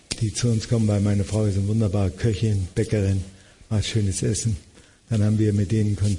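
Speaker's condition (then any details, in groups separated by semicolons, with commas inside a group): Parkinson's disease; hand tremor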